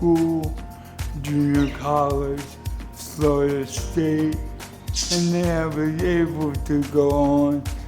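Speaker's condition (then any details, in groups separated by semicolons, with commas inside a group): Cerebral palsy; since birth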